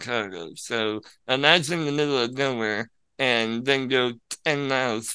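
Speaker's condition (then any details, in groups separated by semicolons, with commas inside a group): Spinal muscular atrophy; controls computer with mouth, father usually assists at live play, cannot sit outside wheelchair, cannot fly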